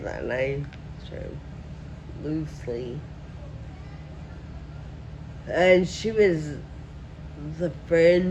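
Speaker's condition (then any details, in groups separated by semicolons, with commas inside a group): Friedreich ataxia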